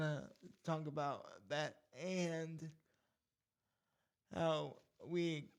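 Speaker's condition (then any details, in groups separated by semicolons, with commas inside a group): Cerebral palsy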